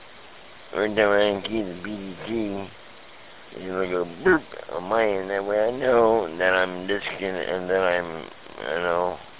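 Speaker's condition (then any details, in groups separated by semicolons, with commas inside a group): Speech impediment; hard for listeners with hearing impediments to understand unless careful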